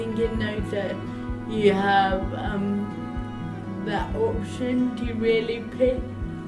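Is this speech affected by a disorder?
Yes: cerebral palsy; arm tremors.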